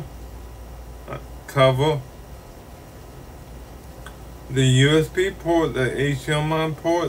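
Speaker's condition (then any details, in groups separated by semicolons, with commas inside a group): Ataxic cerebral palsy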